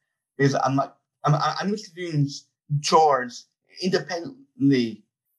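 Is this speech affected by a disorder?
Yes: Down syndrome; adult man, about 25; called very articulate by host, gave TEDx talk, runs public speaking business.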